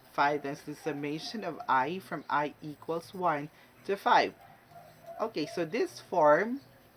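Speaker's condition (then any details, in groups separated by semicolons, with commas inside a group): No condition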